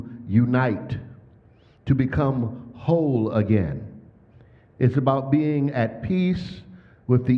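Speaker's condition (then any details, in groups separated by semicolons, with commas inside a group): No condition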